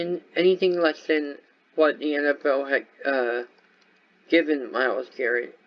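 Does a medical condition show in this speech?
Yes: cerebral palsy; voice sound affected.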